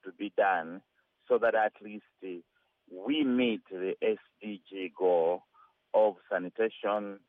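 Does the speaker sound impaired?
No.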